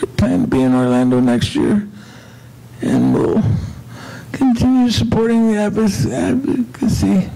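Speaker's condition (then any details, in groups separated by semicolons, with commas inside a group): Multiple system atrophy; voice affected, avoids answering questions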